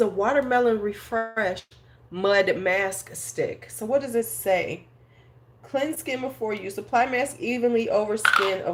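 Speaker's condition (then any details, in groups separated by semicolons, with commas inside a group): No condition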